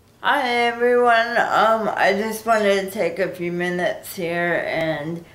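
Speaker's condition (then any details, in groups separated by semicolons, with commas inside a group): Cerebral palsy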